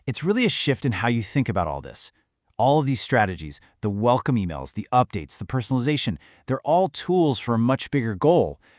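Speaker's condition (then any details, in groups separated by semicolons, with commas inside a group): No condition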